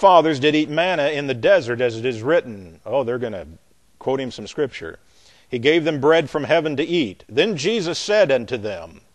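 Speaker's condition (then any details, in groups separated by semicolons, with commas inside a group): No condition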